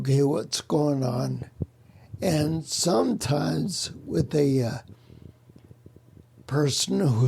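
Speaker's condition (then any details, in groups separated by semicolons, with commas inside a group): Spinocerebellar ataxia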